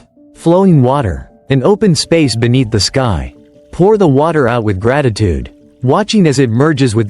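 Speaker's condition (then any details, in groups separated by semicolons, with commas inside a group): No condition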